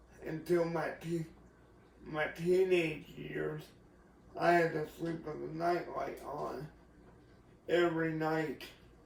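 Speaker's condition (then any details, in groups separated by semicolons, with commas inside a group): Cerebral palsy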